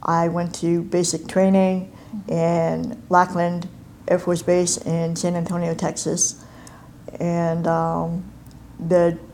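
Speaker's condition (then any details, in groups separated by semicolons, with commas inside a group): Cleft palate and cleft lip; congenital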